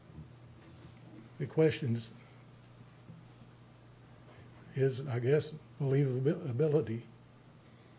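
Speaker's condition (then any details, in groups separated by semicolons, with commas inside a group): Parkinson's disease, stage 3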